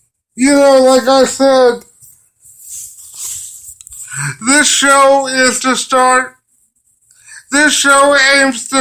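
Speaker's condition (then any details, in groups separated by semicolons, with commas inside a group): Cerebral palsy; brain damage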